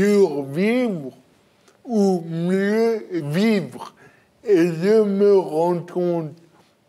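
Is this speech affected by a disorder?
Yes: cerebral palsy; birth injury.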